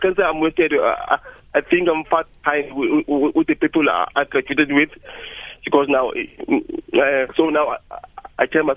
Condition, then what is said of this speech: Stuttering. And then I think now I have that confidence to speak, because now even the job I'm working on, like, I'm required to speak every day on the phone.